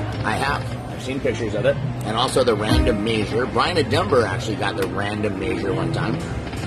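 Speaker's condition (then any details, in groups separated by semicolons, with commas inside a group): No condition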